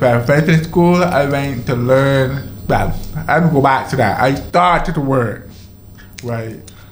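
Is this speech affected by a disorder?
Yes: deafness, deaf in one ear from birth, other ear from age 18; born deaf in one ear; relies on lip reading, difficulty following very fast or very slow speech; has speech, had speech therapy.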